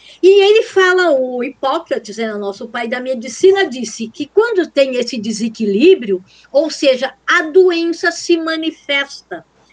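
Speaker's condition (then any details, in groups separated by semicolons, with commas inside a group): No condition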